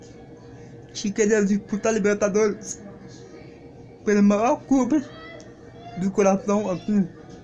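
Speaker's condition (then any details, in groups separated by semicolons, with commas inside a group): Cerebral palsy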